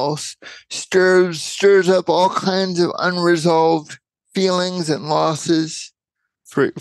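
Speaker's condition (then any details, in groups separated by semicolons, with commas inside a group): Cerebral palsy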